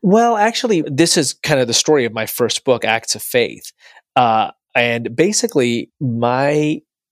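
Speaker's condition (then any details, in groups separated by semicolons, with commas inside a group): No condition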